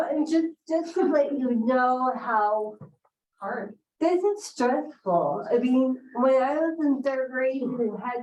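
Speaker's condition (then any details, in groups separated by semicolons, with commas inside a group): Cerebral palsy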